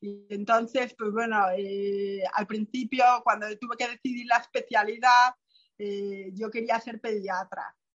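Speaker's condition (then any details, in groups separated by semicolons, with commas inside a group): Profound bilateral hearing loss, post-meningitis profound bilateral sensorineural hearing loss; profound bilateral hearing loss from meningitis at four, cochlear implant at 30, earlier limited hearing aid; flat audiogram, hears nothing without implant, other ear unusable, second implant planned at Sierga, masks hinder; speech surprises people given deafness, childhood speech therapy abroad, relies on lip reading and facial gestures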